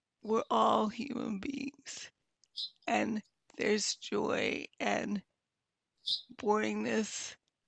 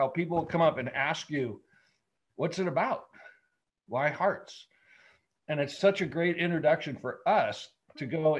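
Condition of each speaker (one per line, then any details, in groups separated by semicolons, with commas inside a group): Advanced multiple sclerosis; quadriplegic
No condition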